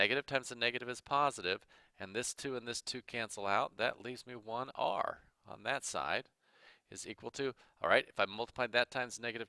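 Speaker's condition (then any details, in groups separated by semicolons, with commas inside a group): No condition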